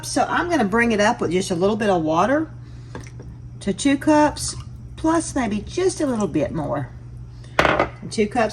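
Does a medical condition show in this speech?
No.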